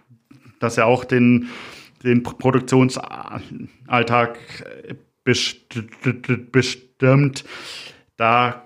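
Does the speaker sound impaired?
Yes: stuttering; lifelong stuttering since early childhood, late start of speaking, early trouble telling sch sounds apart, past therapies; stronger today than usual, fluctuates with better phases, always clearly audible; hard blocks, repetitions of words and syllables, frequent äh fillers; here repeated sounds, repeated words, prolonged sounds.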